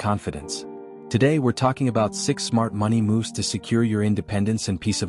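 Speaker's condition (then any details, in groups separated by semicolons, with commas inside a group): No condition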